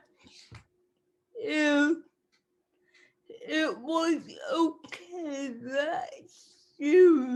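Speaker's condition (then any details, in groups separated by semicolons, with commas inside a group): Cerebral palsy; speech affected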